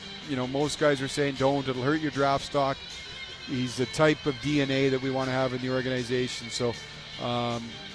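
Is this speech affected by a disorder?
No.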